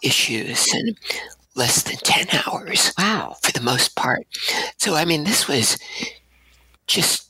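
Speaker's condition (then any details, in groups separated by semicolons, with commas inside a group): Abductor spasmodic dysphonia; significant vocal tremor since last surgery, breathiness from vocal folds opening involuntarily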